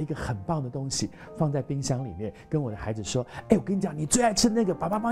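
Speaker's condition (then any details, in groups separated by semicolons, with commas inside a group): No condition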